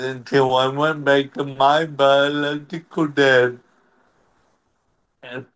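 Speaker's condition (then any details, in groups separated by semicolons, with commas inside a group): Cerebral palsy; present from birth, could walk a little as a child, wheelchair over the years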